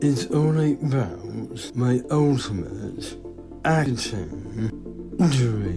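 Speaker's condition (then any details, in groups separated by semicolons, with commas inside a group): Down syndrome; age 38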